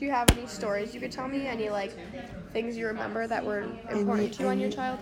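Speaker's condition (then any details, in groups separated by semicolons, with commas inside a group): No condition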